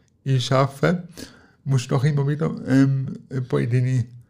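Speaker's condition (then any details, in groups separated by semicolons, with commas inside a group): Cerebral palsy; from birth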